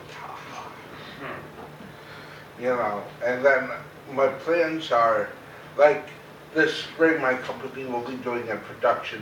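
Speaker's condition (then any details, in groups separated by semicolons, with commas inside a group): Cerebral palsy, mild; mainly affects speech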